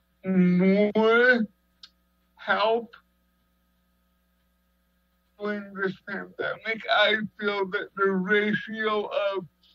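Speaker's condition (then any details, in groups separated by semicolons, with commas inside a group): Cerebral palsy; 37 years, long-term care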